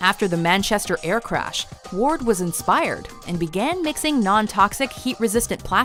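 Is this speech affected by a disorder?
No.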